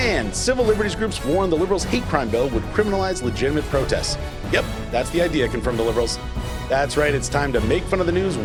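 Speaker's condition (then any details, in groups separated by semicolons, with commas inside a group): No condition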